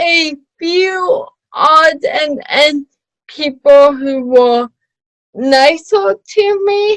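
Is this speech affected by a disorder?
Yes: cerebral palsy.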